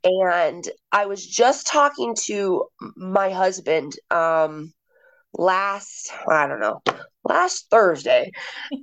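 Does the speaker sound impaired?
Yes: stuttering; stuttering since early childhood, worse at puberty, stretched-speech therapy with specialist Beryl Dodge from about 13; age 30, recently worsened to pretty unmanageable, struggling to speak in everyday situations; sometimes so severe cannot speak at all, stutters hard when nervous, exhausting and tiring; here repeated sounds, prolonged sounds.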